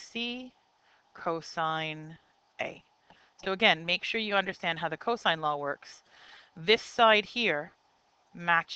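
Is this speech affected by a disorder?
No.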